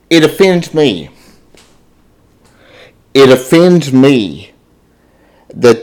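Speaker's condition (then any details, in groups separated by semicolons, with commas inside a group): Cerebral palsy; spastic diplegia from birth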